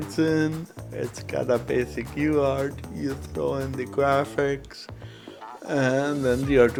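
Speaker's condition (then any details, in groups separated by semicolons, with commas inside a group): Cerebral palsy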